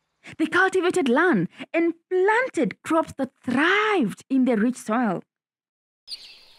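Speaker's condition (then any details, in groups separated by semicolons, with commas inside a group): No condition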